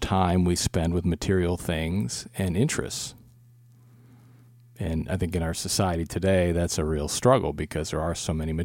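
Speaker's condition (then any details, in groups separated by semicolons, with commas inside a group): No condition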